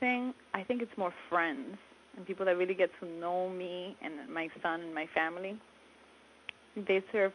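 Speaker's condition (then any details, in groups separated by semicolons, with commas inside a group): No condition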